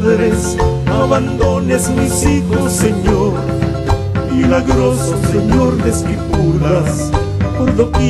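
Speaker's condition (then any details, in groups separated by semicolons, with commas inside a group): No condition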